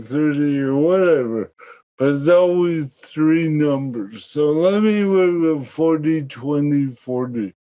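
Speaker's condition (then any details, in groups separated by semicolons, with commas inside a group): Cerebral palsy; speech therapy as child, now speaks clearly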